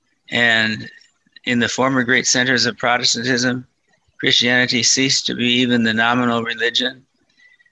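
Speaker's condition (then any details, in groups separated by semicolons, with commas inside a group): Parkinson's disease, mild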